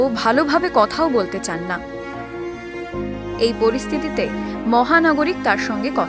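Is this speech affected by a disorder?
No.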